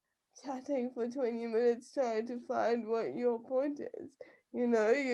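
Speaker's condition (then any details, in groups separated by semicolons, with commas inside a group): Cerebral palsy; uses wheelchair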